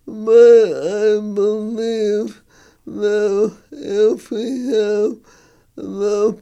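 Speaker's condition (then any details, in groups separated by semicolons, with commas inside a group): ALS; talking more difficult, facial muscles weaker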